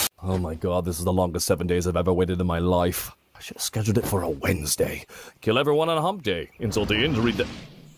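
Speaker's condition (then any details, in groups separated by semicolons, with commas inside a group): No condition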